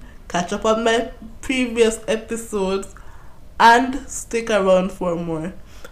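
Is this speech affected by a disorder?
Yes: cerebral palsy.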